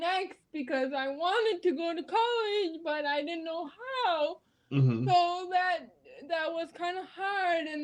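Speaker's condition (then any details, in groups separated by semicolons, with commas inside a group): Cerebral palsy; spasticity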